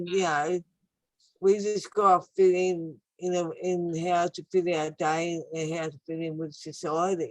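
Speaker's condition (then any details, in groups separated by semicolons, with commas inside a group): Acquired brain injury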